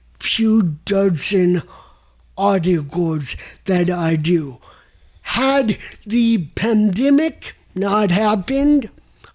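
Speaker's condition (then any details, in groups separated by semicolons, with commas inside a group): Cerebral palsy; onset before three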